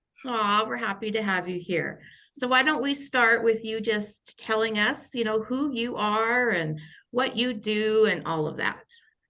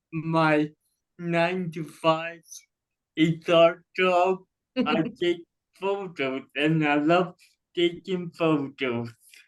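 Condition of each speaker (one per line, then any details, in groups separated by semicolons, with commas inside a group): No condition
Cerebral palsy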